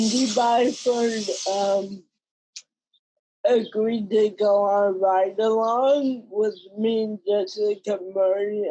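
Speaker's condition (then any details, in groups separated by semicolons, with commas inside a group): Cerebral palsy; mild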